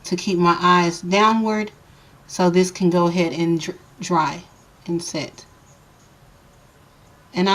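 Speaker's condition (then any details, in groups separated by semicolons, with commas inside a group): No condition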